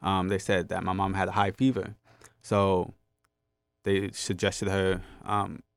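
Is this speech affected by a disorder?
Yes: hearing loss (hard of hearing), drug-induced (gentamicin); right ear profound near deaf, left ear moderate, caused by gentamicin; hearing aids on at all times, reads lips, relies on voice loudness; had speech therapy because of hearing loss.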